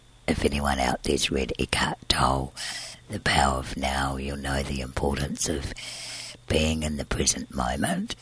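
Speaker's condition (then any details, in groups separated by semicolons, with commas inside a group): Tracheostomy and scarred vocal cord, laryngeal cysts, surgical vocal cord scarring; tracheostomy 3 weeks to 15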